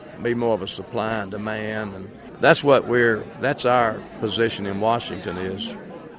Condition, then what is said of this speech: None; typical speech.